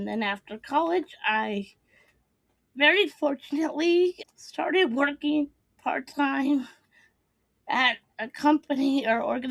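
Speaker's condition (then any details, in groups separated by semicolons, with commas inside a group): Cerebral palsy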